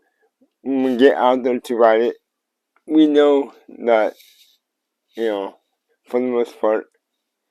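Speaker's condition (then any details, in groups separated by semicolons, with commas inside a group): Cerebral palsy; tends to mess up words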